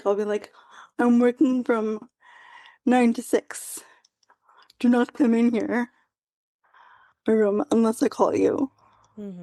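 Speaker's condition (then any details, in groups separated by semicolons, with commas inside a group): Quadriplegic cerebral palsy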